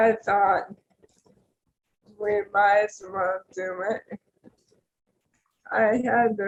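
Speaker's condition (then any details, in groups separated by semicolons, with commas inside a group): ALS; tracheostomy; after tracheostomy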